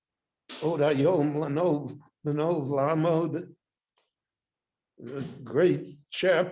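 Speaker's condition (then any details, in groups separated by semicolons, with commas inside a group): No condition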